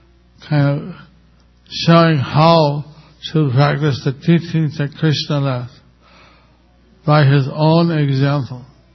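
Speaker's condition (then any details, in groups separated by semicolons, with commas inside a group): Stroke with facial paralysis; one side of face a little paralyzed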